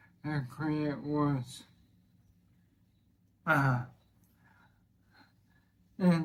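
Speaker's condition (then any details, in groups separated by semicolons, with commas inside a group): Motor neuron disease (ALS); throat muscles affected; about two years since symptoms, progressing, eye-tracking communication; hoarse then slurred, now very weak laboured voice, breathless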